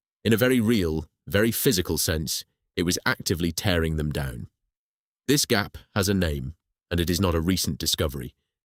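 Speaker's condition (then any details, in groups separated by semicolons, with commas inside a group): No condition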